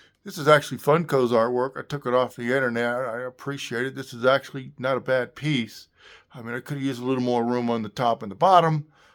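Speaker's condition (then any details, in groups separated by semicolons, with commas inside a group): No condition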